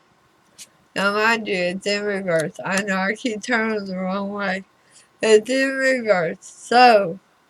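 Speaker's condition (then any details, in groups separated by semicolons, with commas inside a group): Throat cancer radiation damage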